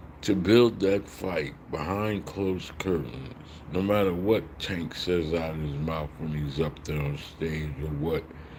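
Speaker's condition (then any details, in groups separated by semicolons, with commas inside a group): Slurred speech; still slurs words occasionally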